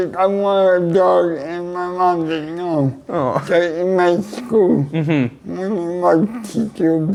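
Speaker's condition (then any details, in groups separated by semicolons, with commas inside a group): Cerebral palsy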